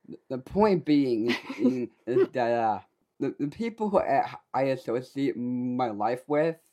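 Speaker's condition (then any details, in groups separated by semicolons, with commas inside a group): Down syndrome; able to do public speaking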